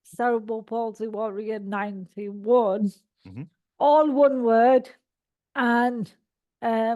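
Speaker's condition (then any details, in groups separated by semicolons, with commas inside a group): Cerebral palsy; all four limbs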